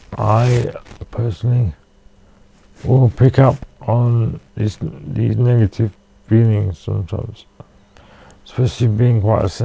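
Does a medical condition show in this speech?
Yes: cerebral palsy.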